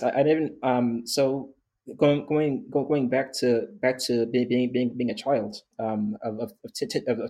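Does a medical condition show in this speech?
Yes: stuttering; onset at age 10, worse when trying to impress or rushing, absent when singing or self-talk; stuttered during recording, reset by stopping, backing up, slowing rate; stutters when speaking too fast, muddy jumble, pauses, backs up, slows rate; here repeated sounds, repeated words.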